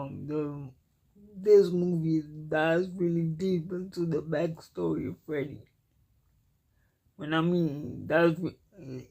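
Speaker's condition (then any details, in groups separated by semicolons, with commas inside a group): Cerebral palsy; cannot walk, uses wheelchair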